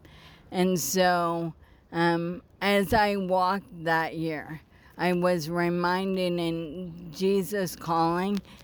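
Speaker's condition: ALS; ALS diagnosed about six years ago; ALS functional score started at 41, dipped to 31, now back up to 37

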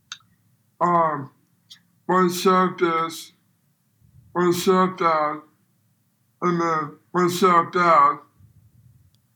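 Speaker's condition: Down syndrome

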